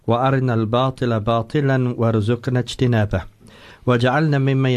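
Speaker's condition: No condition

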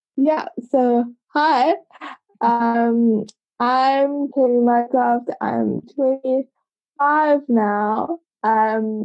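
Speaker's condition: Cerebral palsy; congenital, from birth, age 25

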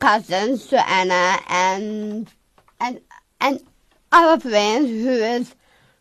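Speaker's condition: Down syndrome; age 20

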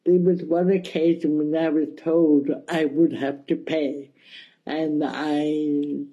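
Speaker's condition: Cerebral palsy, mild; speech mildly affected

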